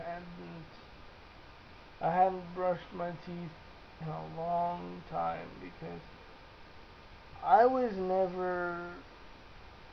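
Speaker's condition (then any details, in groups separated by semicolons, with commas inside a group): Cerebral palsy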